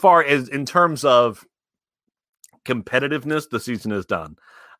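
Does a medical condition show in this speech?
No.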